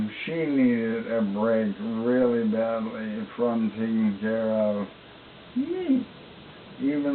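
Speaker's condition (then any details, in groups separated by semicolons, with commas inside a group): ALS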